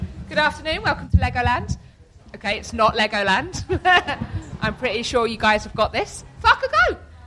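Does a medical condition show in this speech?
Yes: Tourette's syndrome; neurological, involuntary movements and noises, daily seizure-like tic episodes, support worker helps during episodes; frequent vocal tics throughout talk, sausage, hedgehog, obscene phrases; involuntary vocal tics of repeated words and obscenities, episodes of complete loss of speech control.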